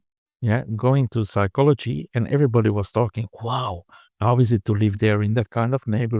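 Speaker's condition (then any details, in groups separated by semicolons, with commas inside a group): No condition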